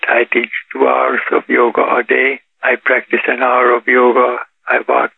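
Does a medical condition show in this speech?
Yes: Parkinson's disease; Parkinson's detected about 8 years ago, now 84, daily yoga practice and 3-mile walks credited.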